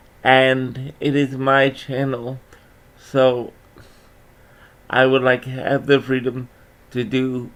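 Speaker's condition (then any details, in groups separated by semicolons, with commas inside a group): Cerebral palsy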